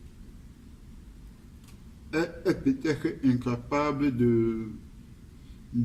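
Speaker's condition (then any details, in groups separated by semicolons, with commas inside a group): Cerebral palsy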